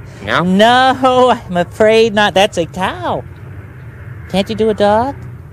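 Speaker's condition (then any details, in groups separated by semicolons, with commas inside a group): No condition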